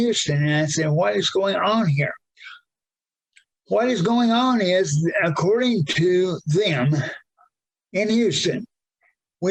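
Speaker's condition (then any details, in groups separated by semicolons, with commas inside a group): Cerebral palsy, severe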